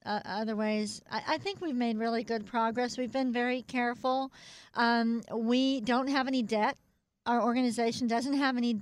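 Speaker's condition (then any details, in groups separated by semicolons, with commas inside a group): Cleft palate; must concentrate to make speech clear enough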